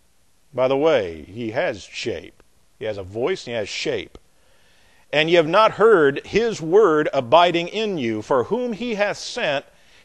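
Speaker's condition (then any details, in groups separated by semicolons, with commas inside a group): No condition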